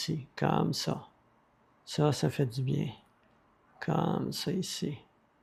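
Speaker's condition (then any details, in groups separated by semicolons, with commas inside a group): No condition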